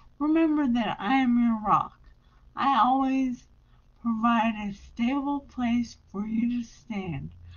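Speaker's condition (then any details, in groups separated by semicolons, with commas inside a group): Brain injury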